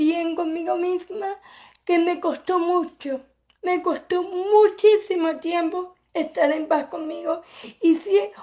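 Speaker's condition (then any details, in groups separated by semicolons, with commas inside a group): Cerebral palsy; affects speech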